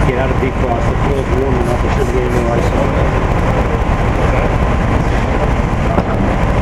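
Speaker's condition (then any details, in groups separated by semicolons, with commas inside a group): No condition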